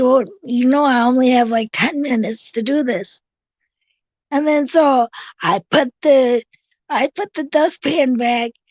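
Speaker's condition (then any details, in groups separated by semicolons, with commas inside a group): Cerebral palsy; tracheotomy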